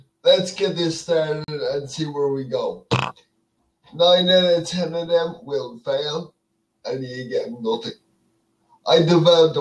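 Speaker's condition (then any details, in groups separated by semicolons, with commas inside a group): Cerebral palsy; speech affected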